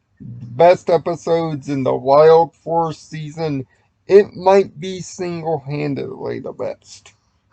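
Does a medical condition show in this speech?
Yes: cerebral palsy.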